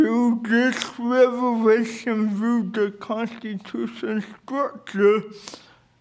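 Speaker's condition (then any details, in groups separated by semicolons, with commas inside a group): Cerebral palsy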